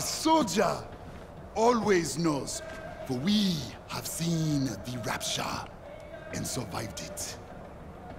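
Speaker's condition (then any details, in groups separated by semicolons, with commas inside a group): No condition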